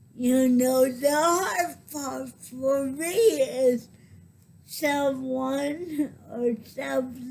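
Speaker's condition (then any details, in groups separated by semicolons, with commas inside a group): Cerebral palsy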